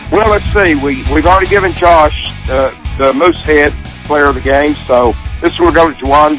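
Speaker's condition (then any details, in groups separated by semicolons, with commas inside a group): No condition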